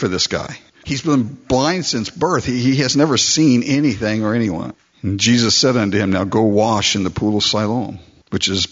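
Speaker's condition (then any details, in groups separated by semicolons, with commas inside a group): No condition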